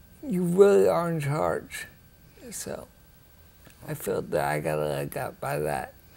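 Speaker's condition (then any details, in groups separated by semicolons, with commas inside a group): Ataxia; rare, progressive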